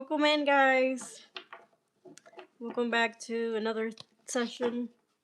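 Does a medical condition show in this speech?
No.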